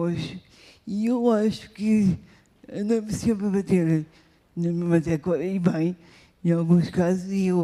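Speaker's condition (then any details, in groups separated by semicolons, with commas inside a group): Cerebral palsy; wheelchair user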